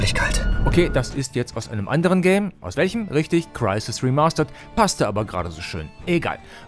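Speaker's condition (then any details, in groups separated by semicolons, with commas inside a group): No condition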